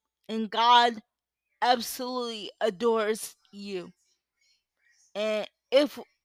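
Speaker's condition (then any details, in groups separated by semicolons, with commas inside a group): Cerebral palsy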